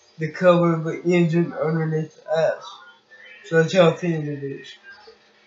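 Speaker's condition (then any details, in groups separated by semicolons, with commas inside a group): Cerebral palsy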